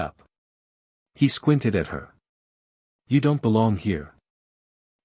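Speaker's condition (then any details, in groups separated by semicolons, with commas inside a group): No condition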